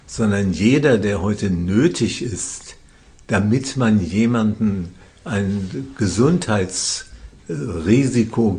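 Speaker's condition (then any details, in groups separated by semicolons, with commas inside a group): Parkinson's disease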